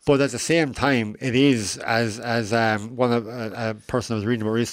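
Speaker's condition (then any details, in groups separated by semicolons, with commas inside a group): Cleft lip and palate; adult, age 41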